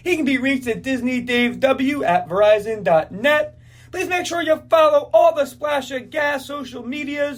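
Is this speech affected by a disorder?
No.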